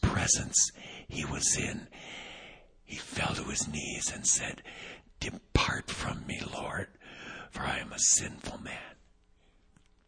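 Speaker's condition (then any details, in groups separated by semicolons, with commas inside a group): Vocal cord paralysis, unilateral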